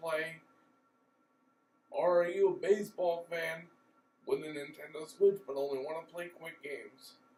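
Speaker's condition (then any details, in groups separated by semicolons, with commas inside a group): Cerebral palsy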